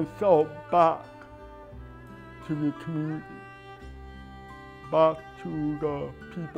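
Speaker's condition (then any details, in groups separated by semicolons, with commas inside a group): Cerebral palsy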